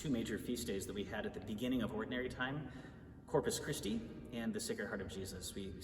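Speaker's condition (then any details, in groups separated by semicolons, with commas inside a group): No condition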